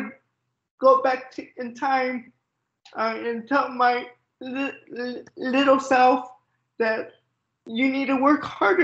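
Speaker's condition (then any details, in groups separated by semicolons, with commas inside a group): Cerebral palsy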